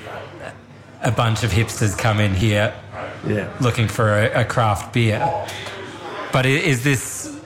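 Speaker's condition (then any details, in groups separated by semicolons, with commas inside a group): No condition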